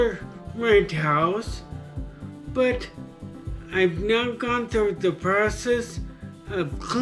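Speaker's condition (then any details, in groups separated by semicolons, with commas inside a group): Traumatic brain injury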